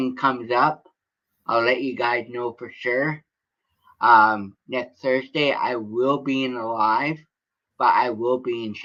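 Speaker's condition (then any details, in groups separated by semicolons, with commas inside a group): Cerebral palsy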